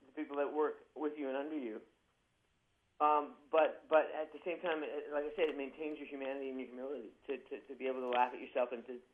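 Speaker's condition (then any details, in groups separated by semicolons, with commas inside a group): Parkinson's disease, young-onset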